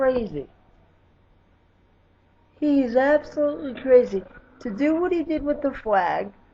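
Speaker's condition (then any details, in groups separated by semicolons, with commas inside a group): Cerebral palsy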